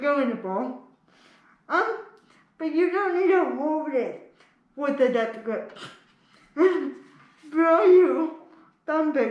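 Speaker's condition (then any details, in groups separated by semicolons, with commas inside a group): Spastic cerebral palsy; can speak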